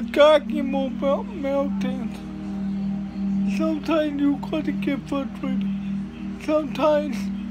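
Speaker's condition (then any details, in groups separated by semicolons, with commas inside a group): Cerebral palsy; present from birth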